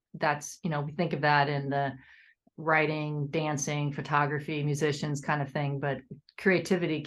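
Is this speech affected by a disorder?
No.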